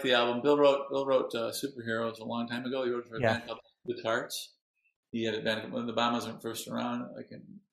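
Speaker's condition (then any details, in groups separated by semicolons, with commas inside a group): Parkinson's disease; 19 years since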